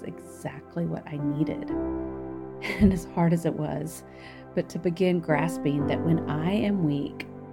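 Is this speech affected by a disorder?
No.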